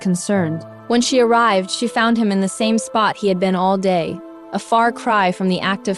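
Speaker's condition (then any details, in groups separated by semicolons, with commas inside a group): No condition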